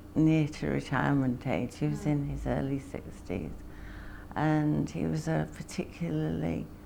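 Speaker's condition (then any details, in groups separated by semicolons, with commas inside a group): Parkinson's disease; young onset, left-side tremor, stereotactic lesion surgery; about 20 years symptoms, left tremor resolved, motor fluctuations; blank facial expression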